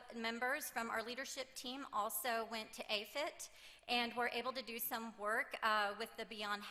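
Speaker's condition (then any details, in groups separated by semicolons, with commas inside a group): No condition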